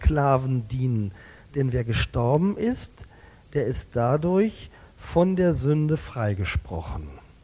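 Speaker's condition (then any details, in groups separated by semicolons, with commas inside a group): No condition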